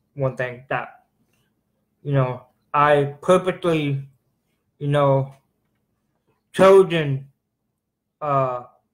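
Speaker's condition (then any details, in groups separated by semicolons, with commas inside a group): Cerebral palsy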